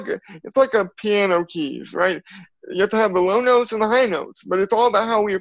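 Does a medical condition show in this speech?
Yes: cerebral palsy; from birth.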